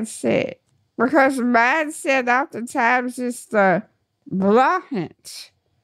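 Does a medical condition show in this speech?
Yes: myasthenia gravis; symptoms from around 2012, diagnosed almost 10 years ago after requested test came back positive; vocal fatigue, throat closes immediately with foods that disagree, then unable to swallow.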